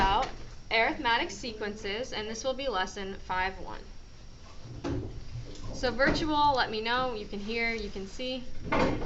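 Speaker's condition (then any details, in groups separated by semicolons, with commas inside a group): No condition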